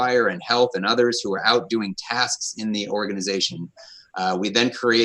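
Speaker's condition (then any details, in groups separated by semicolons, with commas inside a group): No condition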